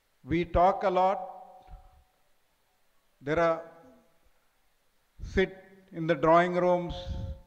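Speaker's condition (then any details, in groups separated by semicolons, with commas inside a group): No condition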